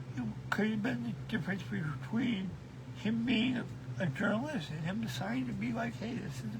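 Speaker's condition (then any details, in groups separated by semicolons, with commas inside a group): Cerebral palsy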